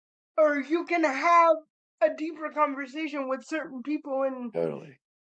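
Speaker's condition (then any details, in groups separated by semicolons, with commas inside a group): Cerebral palsy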